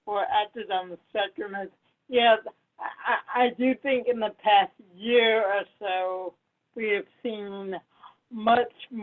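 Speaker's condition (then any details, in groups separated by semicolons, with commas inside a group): Cerebral palsy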